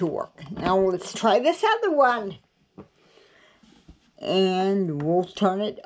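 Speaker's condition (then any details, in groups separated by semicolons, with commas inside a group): Cerebral palsy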